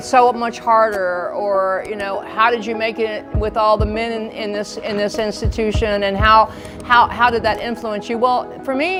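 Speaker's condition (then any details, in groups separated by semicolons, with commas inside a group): No condition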